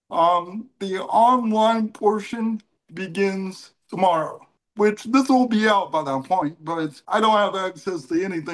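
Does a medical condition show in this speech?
Yes: cerebral palsy.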